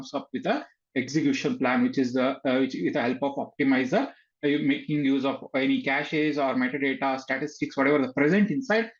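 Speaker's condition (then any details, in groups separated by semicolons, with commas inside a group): No condition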